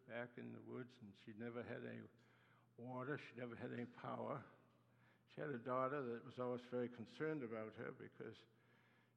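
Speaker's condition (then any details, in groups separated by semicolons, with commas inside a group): Parkinson's disease; neuropathy attacks nerves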